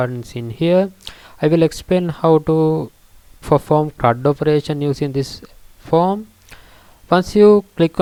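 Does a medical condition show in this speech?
No.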